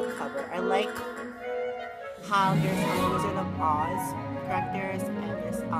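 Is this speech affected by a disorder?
No.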